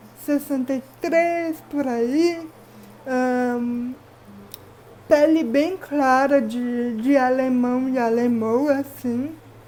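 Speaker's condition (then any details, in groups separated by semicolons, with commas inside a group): Cerebral palsy; specific motor neurons affected, unable to walk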